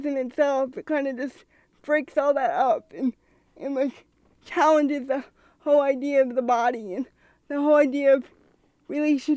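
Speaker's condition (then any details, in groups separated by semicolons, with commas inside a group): Cerebral palsy; from birth; wheelchair user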